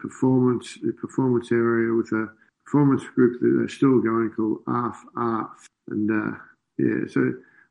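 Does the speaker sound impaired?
Yes: Parkinson's disease; loss of dopamine-producing substantia nigra.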